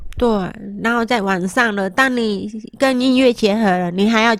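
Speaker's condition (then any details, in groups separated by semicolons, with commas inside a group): Moderate-to-severe hearing loss; wears hearing aids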